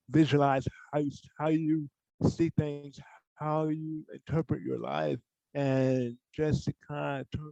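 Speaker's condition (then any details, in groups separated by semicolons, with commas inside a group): Cerebral palsy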